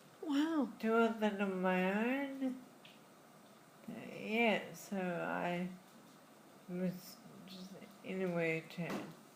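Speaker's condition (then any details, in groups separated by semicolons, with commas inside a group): Friedreich's ataxia; diagnosed in childhood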